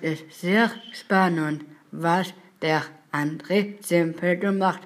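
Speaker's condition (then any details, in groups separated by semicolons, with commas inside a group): Down syndrome; trisomy 21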